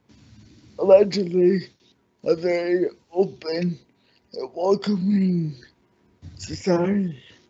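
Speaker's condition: Cerebral palsy; cerebral palsy since childhood

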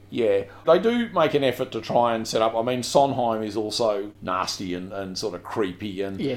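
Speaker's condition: No condition

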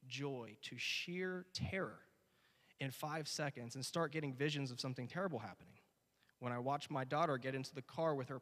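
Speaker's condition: No condition

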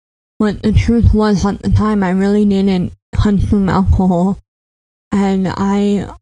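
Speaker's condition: Cleft palate; congenital

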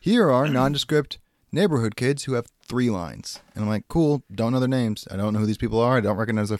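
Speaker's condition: No condition

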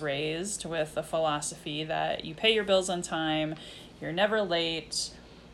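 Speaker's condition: No condition

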